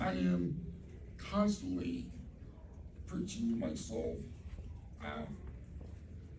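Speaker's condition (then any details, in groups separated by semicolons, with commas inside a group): Cerebral palsy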